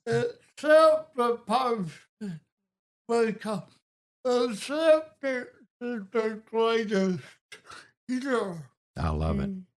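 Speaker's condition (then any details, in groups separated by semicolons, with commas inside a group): Cerebral palsy; speech impediment, often hard to understand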